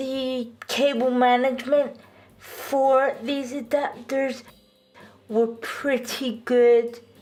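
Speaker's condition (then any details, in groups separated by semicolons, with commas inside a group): Cerebral palsy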